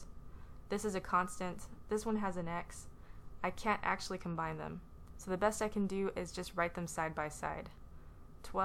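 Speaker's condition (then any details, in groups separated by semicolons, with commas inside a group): No condition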